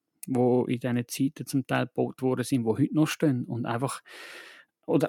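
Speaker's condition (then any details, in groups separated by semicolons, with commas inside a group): No condition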